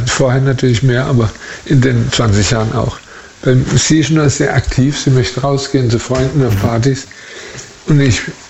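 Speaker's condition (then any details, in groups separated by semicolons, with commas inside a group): Parkinson's disease; early onset around 40, first sign arm not swinging, incurable, diagnosed by tablet response; 15 years since diagnosis, 20 since onset, symptom-suppressing tablets, physiotherapy, falls 3-4 times daily, needs care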